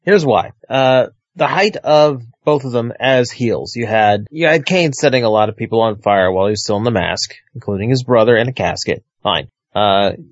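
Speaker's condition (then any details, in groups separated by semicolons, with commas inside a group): No condition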